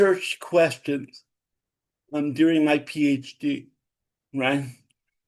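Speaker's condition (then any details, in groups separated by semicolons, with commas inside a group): Cerebral palsy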